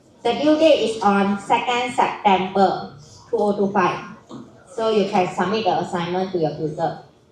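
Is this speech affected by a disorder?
No.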